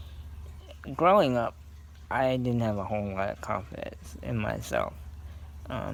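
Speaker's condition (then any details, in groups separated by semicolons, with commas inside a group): Cerebral palsy; scoliosis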